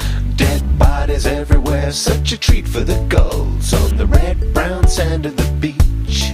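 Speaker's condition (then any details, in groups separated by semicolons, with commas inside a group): No condition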